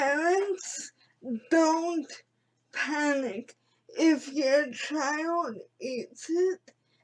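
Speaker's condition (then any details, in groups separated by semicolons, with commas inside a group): Cerebral palsy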